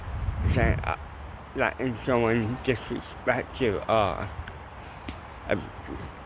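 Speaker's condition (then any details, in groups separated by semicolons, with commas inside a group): Cerebral palsy; mild, ataxic type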